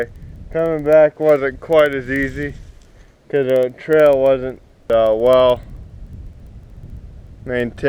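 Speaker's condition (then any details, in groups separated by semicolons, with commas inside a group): Cerebral palsy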